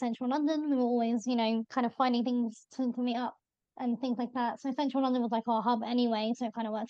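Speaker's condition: Bilateral cleft lip and palate; congenital

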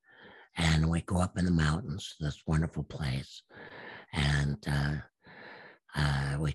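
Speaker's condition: Absent vocal cords; from gunshot through neck, confirmed on repeated exams, speech therapist saw no hope; still practices speaking; self-taught speech over about ten years, sounds made first then shaped by mouth, slight hoarseness, unique voice

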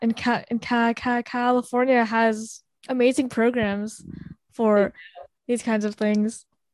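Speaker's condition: No condition

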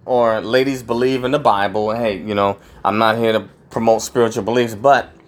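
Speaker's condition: No condition

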